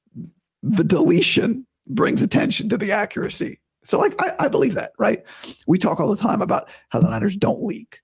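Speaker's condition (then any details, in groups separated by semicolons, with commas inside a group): Vocal cord surgery recovery; talking painless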